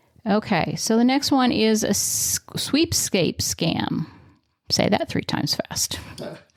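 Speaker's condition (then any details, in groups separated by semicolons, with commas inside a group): No condition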